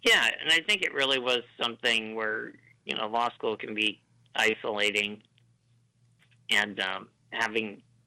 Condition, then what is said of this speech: Muscular dystrophy. And you may hear the ventilator I use currently that I use to breathe.